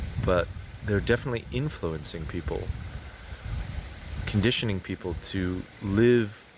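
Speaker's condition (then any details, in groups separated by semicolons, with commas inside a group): No condition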